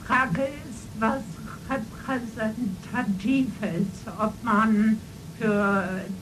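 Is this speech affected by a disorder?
Yes: cerebral palsy; congenital cerebral movement disorder, spasticity and ataxia predominant, brain damage since birth; disability possibly audible in speech.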